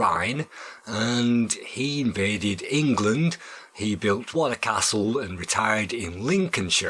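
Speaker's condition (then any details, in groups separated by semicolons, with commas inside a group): No condition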